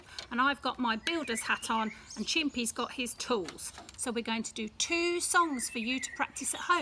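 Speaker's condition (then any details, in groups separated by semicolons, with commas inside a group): No condition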